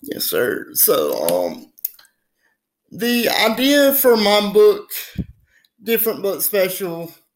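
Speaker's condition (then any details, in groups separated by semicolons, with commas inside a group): Spastic quadriplegic cerebral palsy; daily stretching to keep muscles from getting too tight, age 25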